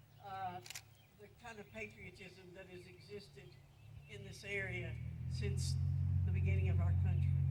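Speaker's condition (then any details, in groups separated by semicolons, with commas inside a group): No condition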